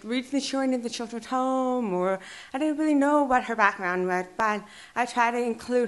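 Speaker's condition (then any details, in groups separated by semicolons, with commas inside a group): Deaf and hard of hearing; since childhood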